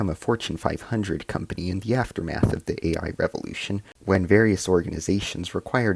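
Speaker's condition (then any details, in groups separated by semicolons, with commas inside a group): No condition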